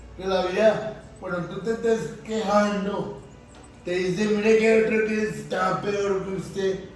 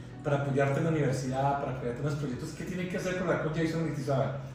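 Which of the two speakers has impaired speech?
The first: cerebral palsy; from birth, lack of oxygen to brain, affects movement, walking, speech, hands; difficulty speaking.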